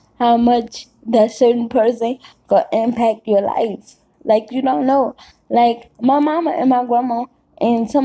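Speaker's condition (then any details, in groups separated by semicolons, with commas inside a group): Cerebral palsy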